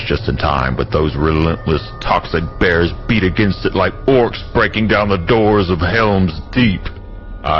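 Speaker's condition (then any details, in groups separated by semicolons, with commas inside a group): No condition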